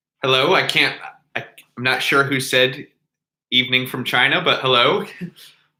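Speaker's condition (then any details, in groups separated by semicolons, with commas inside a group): No condition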